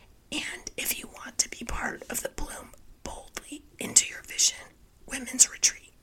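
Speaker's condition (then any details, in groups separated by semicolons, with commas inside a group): Spasmodic dysphonia; linked by speaker to stress and overwhelm from previous years; currently dealing with and working through it, still recovering; voice sounds like laryngitis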